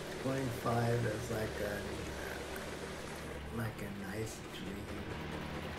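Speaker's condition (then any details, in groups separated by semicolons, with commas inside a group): Cerebral palsy; breathing fine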